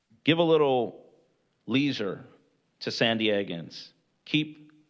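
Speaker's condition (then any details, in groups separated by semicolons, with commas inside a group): No condition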